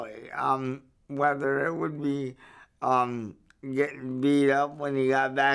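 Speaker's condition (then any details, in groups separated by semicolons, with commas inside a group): Cerebral palsy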